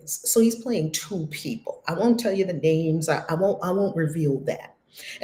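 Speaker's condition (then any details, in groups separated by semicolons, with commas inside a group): No condition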